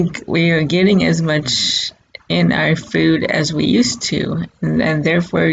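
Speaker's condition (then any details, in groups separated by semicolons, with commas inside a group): Cerebral palsy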